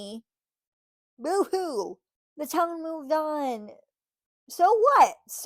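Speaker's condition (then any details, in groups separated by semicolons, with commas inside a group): Cerebral palsy, spastic; from birth, muscle spasms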